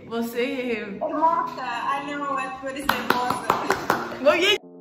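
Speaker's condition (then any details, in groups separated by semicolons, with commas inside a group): No condition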